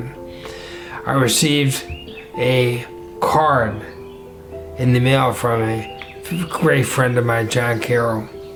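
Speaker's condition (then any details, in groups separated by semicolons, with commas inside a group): ALS; 7 years after onset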